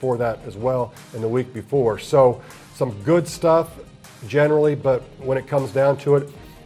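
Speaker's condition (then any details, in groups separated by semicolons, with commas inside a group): No condition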